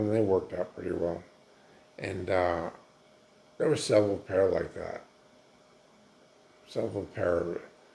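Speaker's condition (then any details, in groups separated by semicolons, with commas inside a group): Multiple sclerosis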